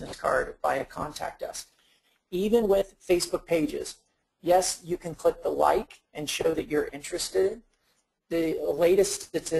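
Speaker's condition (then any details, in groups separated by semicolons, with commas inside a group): No condition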